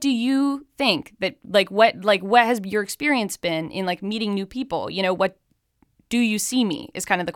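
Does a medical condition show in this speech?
No.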